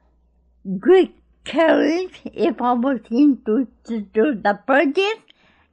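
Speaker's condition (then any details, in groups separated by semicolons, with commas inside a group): Cerebral palsy; unable to move without some support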